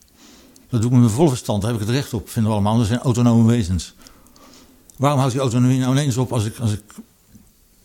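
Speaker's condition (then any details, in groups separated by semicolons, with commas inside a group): Parkinson's disease; stayed in Parkinson clinic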